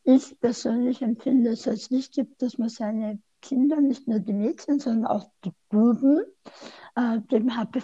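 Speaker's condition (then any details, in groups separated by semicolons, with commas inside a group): Speech impairment after tongue cancer, mild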